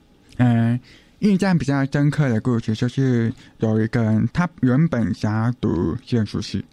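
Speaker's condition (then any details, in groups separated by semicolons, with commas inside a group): Hearing impairment; uses hearing aids; host hints hearing loss may be audible to listeners, says can speak well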